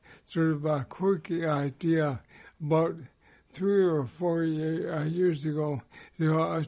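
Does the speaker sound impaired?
Yes: ALS; progressive motor neuron disease, slower progression than most; over 12 years since diagnosis, worsening daily.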